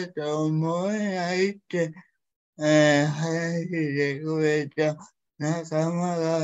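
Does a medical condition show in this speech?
Yes: cerebral palsy; physical disability.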